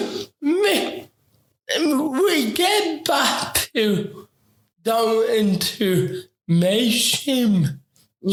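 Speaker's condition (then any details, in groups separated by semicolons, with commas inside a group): Ataxic cerebral palsy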